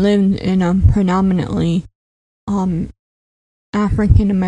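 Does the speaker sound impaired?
Yes: cleft palate; congenital, affected ears, teeth and nose, 5 or 6 ear tubes for lifelong chronic ear infections; predicted at birth mute or severely impeded, speech classes once or twice weekly through elementary school.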